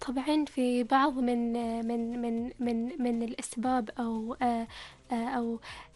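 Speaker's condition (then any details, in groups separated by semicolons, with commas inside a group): Stuttering; says needs extra time when speaking, way of speaking may sound different; repeated sounds, repeated words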